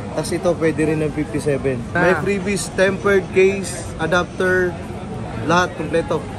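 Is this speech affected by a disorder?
No.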